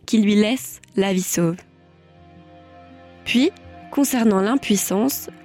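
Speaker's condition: No condition

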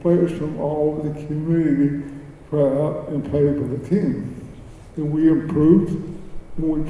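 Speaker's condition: Cerebral palsy; speech

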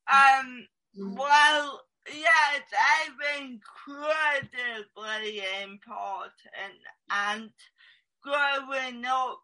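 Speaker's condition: Cerebral palsy; missed out on jobs because of how speaks

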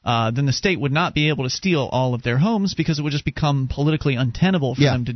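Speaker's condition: No condition

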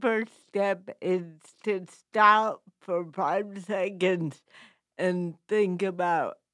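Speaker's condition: Cerebral palsy with speech impediment

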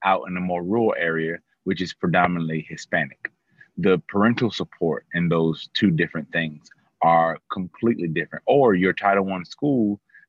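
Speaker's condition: No condition

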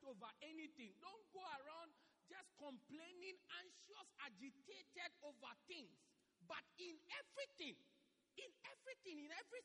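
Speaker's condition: No condition

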